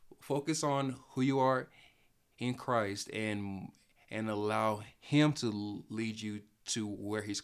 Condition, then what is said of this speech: Stuttering. And so even though I still stutter when I talk, that isn't hindering me from doing a